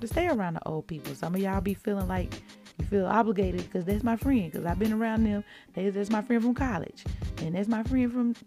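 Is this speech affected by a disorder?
No.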